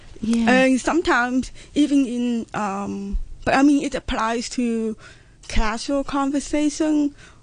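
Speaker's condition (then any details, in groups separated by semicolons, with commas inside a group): Profound deafness, congenital profound hearing loss; profound hearing loss from premature birth at eight months, not genetic, diagnosed near age one; speech therapy from age one, weekly speech training, daily training by mother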